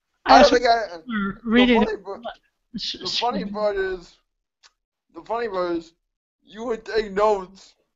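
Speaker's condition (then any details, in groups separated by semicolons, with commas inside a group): Cerebral palsy; mixed quadriplegia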